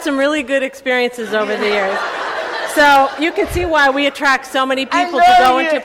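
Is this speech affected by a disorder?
No.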